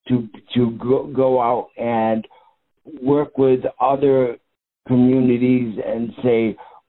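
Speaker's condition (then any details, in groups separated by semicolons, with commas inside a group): Cerebral palsy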